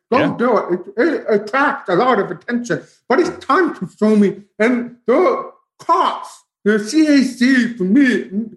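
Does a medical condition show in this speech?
Yes: profound deafness, bilateral, from spinal meningitis; both ears, onset about 18 months old, spinal meningitis destroyed auditory nerve.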